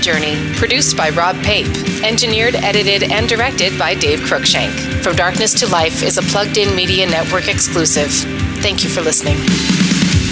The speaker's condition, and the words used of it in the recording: No condition.